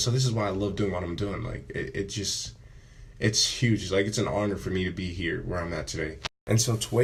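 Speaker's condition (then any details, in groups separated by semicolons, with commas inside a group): No condition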